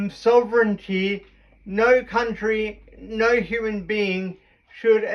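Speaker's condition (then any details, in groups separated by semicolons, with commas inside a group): Cerebral palsy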